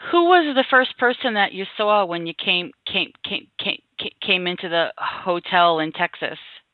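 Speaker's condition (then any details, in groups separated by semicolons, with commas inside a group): Stuttering; childhood-onset stuttering, no childhood therapy, covert over 30 years, unconscious word switching, open since 2007 albany nsa chapter; stutters very little; repeated words, blocks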